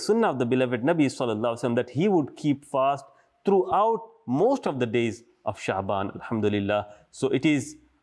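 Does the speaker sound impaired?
No.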